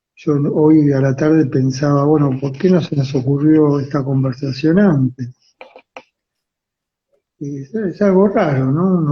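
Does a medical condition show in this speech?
No.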